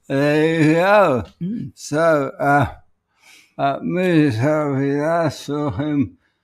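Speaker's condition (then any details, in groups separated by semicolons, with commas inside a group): ALS; speech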